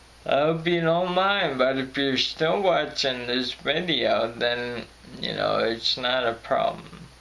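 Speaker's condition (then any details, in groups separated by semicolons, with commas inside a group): Friedreich's ataxia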